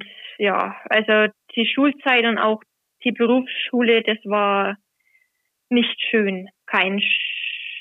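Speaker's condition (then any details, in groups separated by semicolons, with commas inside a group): Stuttering; covert stuttering, noticed around age 10, hidden until age 21; no longer hiding stuttering, regularly reads gospel or epistle aloud as church lector; reading aloud not stutter-free, anticipates problem words, once hid by word switching and fillers, avoided t-words at school; prolonged sounds, blocks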